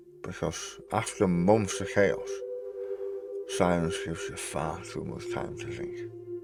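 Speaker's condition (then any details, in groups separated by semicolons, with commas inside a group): Tongue cancer surgery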